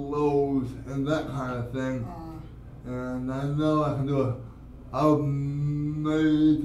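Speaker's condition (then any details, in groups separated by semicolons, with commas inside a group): Cerebral palsy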